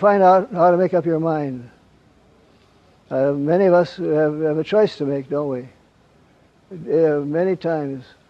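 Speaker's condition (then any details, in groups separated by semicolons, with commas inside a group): Parkinson's; wakes at night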